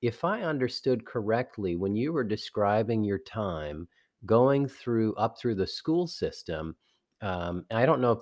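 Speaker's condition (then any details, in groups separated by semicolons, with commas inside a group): No condition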